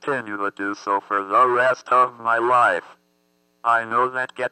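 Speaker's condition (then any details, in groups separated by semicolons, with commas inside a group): Athetoid cerebral palsy; birth oxygen loss over an hour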